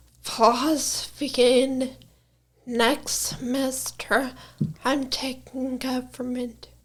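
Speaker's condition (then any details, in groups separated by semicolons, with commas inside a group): Brain injury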